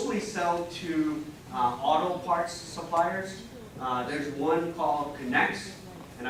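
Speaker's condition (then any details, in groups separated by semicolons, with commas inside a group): No condition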